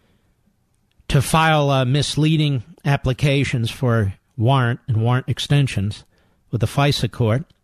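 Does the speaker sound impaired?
No.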